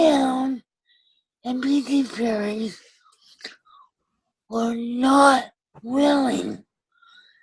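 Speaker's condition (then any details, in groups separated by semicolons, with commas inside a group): Cerebral palsy with ataxia; ataxia, tracheostomy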